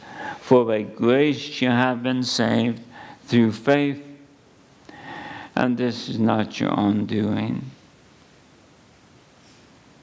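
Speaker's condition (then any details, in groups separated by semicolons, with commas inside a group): ALS; at least a couple of months since diagnosis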